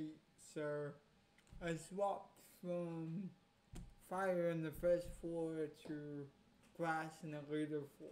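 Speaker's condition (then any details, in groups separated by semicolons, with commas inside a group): Cerebral palsy; affects legs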